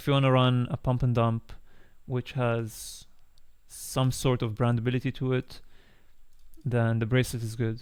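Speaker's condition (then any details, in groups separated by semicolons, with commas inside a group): No condition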